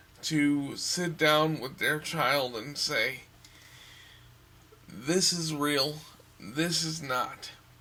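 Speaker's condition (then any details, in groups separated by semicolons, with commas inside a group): Cerebral palsy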